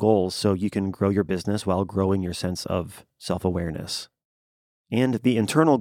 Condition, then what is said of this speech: None; typical speech.